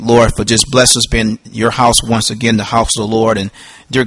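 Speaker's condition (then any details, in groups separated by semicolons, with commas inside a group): No condition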